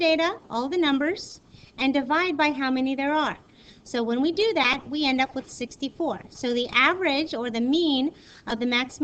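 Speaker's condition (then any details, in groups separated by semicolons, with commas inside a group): No condition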